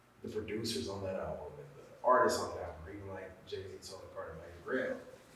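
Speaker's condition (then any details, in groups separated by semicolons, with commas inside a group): No condition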